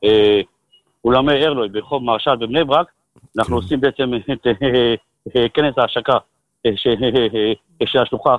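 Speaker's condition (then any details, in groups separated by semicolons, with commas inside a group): Stuttering; origin described as neurophysiological, timing between brain speech areas; repeated sounds, blocks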